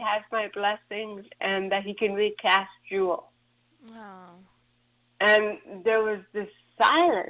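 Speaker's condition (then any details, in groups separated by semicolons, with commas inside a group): Cerebral palsy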